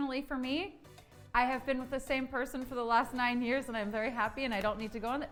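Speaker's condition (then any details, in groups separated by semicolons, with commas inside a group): No condition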